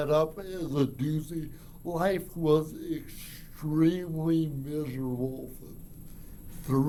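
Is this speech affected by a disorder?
Yes: cerebral palsy; from birth.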